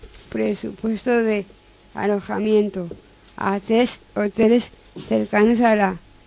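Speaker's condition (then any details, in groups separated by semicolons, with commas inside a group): Down syndrome; reads news item aloud on live radio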